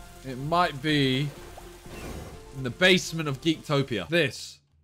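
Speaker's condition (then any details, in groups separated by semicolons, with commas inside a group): No condition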